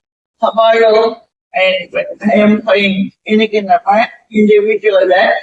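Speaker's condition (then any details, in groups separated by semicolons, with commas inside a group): Cerebral palsy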